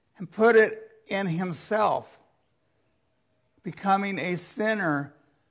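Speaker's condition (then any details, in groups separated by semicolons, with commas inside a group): No condition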